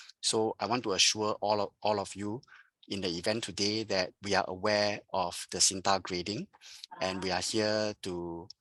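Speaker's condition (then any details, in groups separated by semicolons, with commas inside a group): No condition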